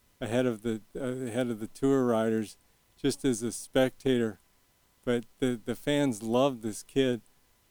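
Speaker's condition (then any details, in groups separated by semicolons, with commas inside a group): Young onset Parkinson's disease; shaky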